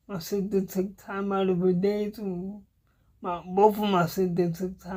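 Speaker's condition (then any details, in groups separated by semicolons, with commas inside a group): Cerebral palsy; cannot walk, uses wheelchair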